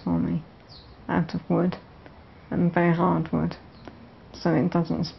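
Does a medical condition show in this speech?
Yes: multiple sclerosis; no hand movement; jaw ache, drooling when painting with mouth.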